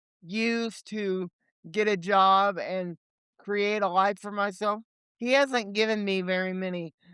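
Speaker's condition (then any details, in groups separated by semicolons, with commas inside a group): Cerebral palsy; limited mobility, legs; age 28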